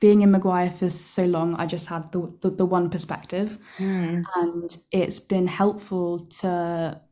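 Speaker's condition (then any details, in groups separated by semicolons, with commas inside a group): Stammer; onset with silent blocking, about 6 months saying nothing, McGuire program about 10 years ago; uses McGuire breathing technique, belt worn outside clothes as reminder to breathe deeply before speaking; stammer variable and changeable, began as silent blocks, relies on breathing technique; repeated words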